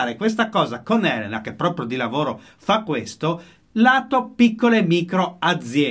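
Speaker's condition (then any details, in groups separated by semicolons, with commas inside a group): No condition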